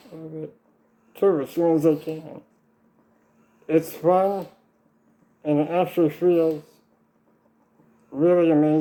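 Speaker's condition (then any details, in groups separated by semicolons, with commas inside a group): Duchenne muscular dystrophy; tracheostomy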